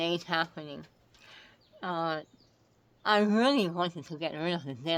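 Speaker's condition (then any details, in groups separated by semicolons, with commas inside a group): Head and neck cancer; multiple surgeries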